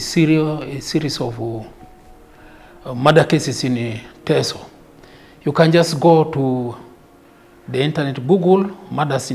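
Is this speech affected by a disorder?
No.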